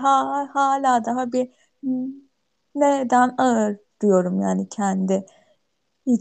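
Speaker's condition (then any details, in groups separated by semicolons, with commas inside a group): Stuttering; same degree as a year earlier; still stutters, unchanged degree; at times physically straining and tiring; repeated sounds, prolonged sounds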